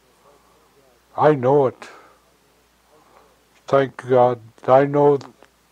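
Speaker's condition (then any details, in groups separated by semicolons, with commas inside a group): Stroke; surgery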